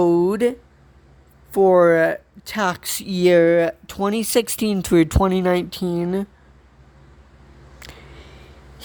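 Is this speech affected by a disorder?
Yes: cerebral palsy.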